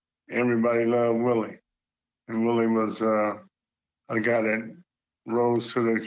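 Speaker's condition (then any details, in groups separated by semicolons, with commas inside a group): Parkinson's; age 70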